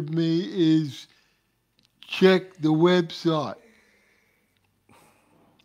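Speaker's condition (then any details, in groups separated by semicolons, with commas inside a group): Cerebral palsy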